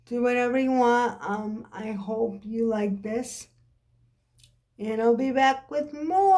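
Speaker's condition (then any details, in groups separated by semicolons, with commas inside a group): Cerebral palsy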